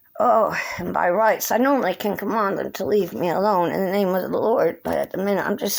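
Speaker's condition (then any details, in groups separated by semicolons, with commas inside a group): Cerebral palsy; since birth, hand tremors; age 57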